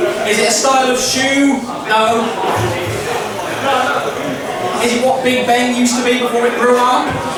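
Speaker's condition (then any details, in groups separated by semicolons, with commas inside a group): No condition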